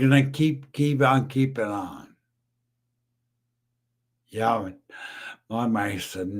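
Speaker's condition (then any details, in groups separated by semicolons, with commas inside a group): Brain injury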